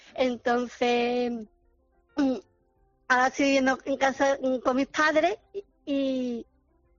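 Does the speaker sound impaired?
Yes: Down syndrome; trisomy 21, genetic cause; adult, 30 years old, speaking by phone from library, poor line coverage.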